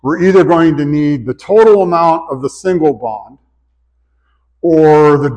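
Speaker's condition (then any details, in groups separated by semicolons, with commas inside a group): No condition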